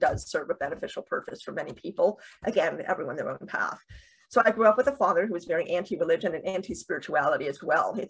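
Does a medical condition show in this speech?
Yes: deafness with cochlear implants, bilateral cochlear implants; uses two cochlear implants.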